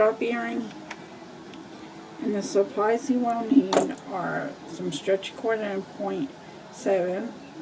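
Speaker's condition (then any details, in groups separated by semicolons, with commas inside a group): Cerebral palsy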